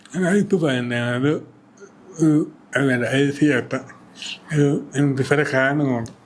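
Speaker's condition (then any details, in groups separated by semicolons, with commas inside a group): Cerebral palsy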